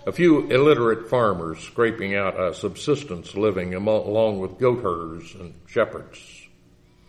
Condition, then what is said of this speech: No condition.